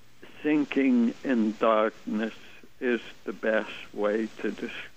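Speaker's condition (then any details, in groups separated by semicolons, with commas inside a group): ALS; ALS diagnosed 2001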